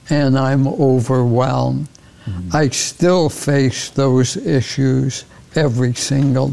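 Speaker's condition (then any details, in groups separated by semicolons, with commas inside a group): ALS; progressive neurodegenerative disease causing loss of muscle control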